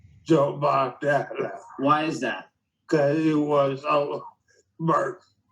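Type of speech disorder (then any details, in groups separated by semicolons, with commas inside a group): Ataxic dysarthria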